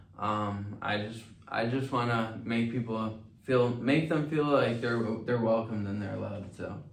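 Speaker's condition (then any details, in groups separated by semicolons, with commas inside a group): Mild cerebral palsy; mild, from birth; years of physical therapy; slight speech slur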